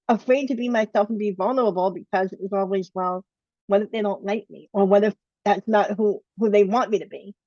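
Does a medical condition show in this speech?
Yes: bilateral cleft lip and palate; congenital bilateral cleft lip and palate, over 20 surgeries from two months to late twenties.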